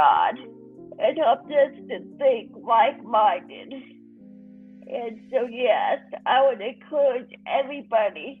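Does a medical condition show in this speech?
Yes: cerebral palsy.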